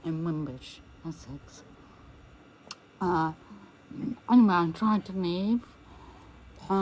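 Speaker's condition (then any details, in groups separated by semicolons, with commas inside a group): MND; voice may be difficult to understand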